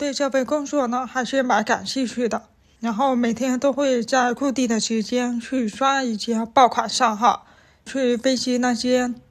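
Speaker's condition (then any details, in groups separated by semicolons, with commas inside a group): Hearing impairment; completed rehabilitation training, parents spoke behind back, daily word drills repeated hundreds of times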